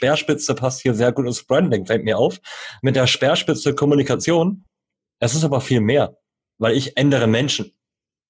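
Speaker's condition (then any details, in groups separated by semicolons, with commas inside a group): Cleft lip and palate; congenital cleft lip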